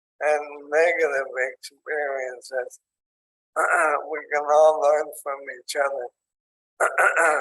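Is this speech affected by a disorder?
Yes: ALS; onset in hands and arms, tracheostomy.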